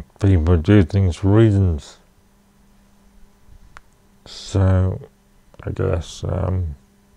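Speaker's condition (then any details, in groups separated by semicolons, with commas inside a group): Cerebral palsy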